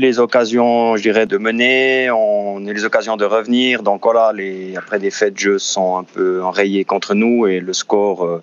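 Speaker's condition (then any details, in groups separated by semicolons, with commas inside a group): No condition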